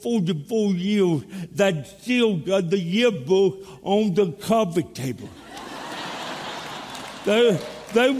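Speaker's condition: Cerebral palsy; speech impediment

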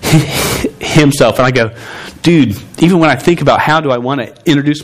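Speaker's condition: Stuttering; long-standing stutter, present over 24 years, once fought calling to teach because unable to talk; sometimes hard to speak, harder when youth talk at same time; prolonged sounds, blocks

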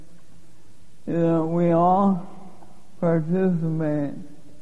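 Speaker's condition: Lou Gehrig's disease; onset with loss of strength first thought due to Parkinson's

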